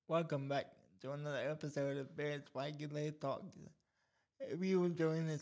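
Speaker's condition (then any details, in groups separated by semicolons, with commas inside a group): Cerebral palsy; cerebral palsy causing speech problem, scratchy throat and gag reflex issues at times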